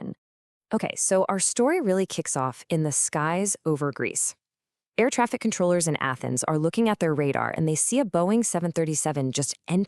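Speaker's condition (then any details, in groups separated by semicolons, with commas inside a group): No condition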